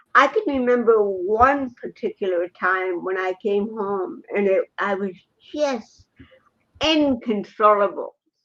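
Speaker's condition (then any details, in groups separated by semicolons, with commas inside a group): Cerebral palsy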